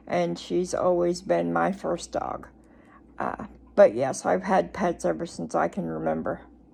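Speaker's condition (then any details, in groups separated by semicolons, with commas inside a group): Cerebral palsy; speech noticeably atypical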